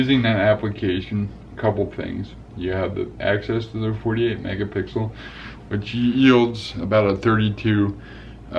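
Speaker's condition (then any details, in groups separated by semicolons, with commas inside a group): Cerebral palsy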